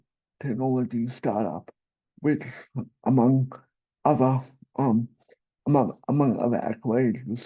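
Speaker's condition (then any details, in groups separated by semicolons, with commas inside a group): Cerebral palsy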